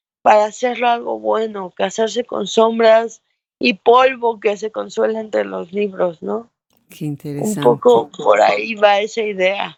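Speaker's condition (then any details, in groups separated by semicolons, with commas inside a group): Cerebral palsy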